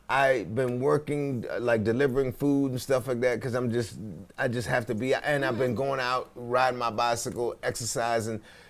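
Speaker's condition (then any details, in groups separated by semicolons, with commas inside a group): No condition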